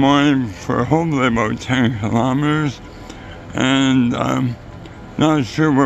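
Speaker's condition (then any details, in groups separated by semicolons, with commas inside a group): Oral cancer; base of tongue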